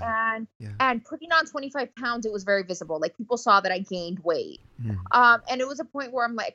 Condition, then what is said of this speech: None; typical speech.